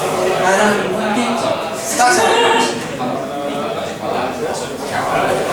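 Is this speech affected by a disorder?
No.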